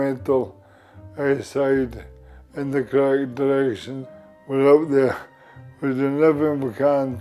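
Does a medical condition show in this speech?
Yes: MND; descending form; slow progressing, falls, still walking; voice changed.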